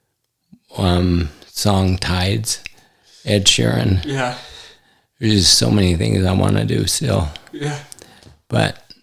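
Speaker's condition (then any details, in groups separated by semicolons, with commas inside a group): ALS; affects hand function; recently diagnosed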